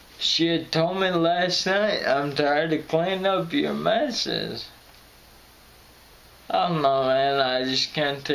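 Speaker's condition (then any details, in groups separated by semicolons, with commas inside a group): Friedreich's ataxia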